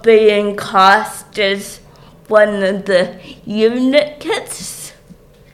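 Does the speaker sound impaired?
Yes: cerebral palsy; speech obviously affected.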